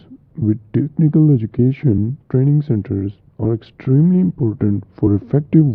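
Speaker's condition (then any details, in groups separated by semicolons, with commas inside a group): No condition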